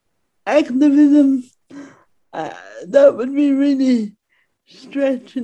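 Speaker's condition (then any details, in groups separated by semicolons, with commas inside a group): Speech impediment; disabled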